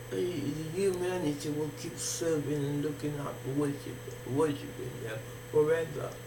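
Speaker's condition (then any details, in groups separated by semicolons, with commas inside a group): Facial palsy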